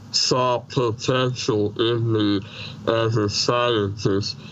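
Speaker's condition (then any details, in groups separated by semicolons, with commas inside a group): Treacher Collins syndrome, severe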